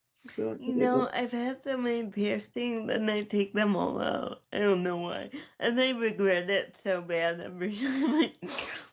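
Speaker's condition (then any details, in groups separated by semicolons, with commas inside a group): Cerebral palsy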